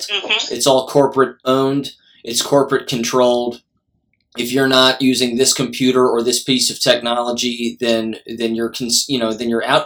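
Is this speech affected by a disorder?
No.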